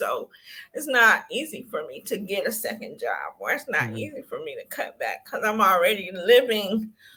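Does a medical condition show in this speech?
Yes: cerebral palsy; wheelchair user, previously walked limitedly.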